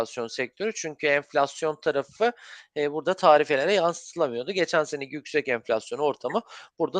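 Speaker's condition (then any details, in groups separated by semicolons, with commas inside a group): No condition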